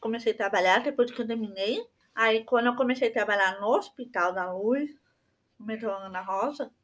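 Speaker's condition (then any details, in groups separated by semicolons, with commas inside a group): Deafness; congenital, maternal rubella, profound one ear, severe other, hearing aid from 4, no cochlear implant; oralized, uses hearing aid, hears better with severe-loss ear, sign language first language; no speech before diagnosis, only pointing, learned speech with hearing aid and speech therapy, early words incorrect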